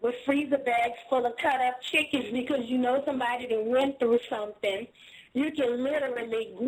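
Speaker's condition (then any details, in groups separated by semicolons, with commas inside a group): No condition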